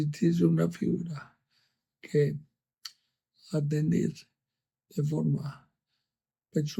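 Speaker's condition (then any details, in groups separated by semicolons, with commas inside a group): Amyotrophic lateral sclerosis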